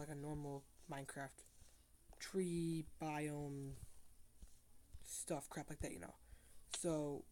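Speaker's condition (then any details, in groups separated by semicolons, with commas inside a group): No condition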